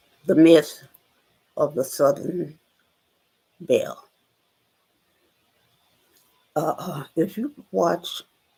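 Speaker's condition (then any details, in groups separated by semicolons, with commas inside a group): Spinal neurosarcoidosis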